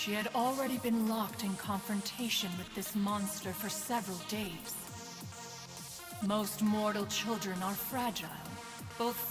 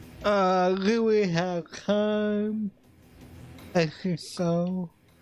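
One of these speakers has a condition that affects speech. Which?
The second: cerebral palsy; affects voice.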